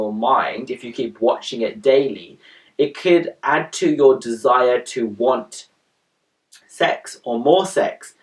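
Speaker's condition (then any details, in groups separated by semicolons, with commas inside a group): No condition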